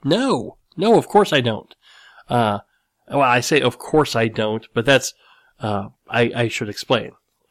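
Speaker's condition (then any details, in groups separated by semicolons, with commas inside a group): Cleft lip and palate; nose still slightly crooked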